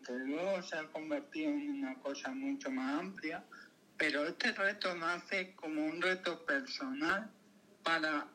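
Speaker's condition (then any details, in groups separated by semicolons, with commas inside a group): Cerebral palsy; lifelong physical motor disability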